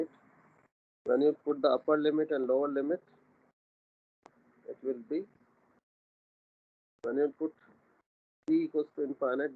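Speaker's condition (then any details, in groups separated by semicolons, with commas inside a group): No condition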